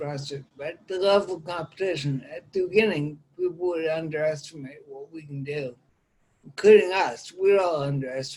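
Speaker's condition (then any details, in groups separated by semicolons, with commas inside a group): Ataxia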